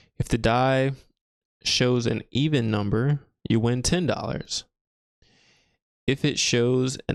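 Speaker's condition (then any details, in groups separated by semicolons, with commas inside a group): No condition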